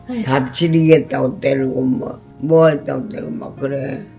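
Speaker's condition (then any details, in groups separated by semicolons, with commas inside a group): Parkinson's disease; also dementia, over eighty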